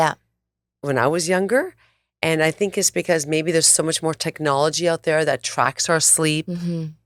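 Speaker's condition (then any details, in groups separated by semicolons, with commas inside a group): No condition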